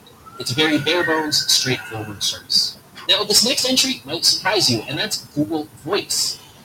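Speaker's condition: No condition

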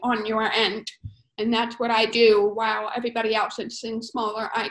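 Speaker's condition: Profound hearing loss, congenital; developed speech and listening skills after implant, became more independent in listening and speech

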